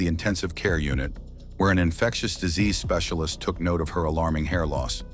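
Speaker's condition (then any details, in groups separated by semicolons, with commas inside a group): No condition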